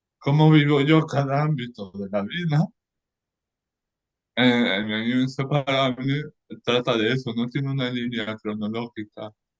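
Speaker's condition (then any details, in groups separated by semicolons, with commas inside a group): Cerebral palsy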